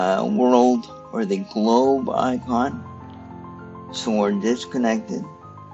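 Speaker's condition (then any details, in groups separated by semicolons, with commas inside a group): Cerebral palsy; stiff muscles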